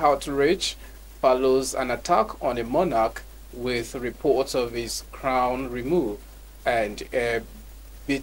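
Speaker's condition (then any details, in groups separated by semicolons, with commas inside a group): No condition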